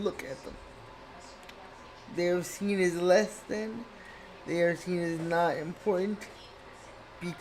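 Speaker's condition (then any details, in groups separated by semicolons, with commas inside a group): Cerebral palsy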